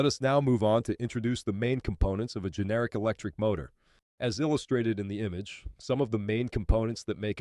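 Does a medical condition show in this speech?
No.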